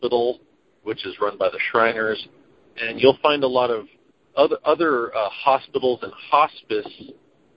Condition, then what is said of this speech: None; typical speech.